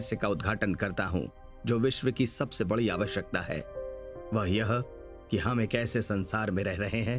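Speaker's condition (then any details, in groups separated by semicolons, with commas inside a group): No condition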